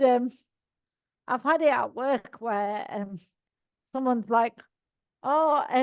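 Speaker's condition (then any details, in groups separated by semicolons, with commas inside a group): Cerebral palsy; all four limbs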